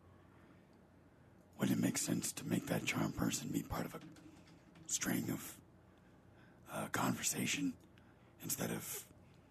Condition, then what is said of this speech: Vocal cord paralysis. Well, first, explain why my voice sounds like this.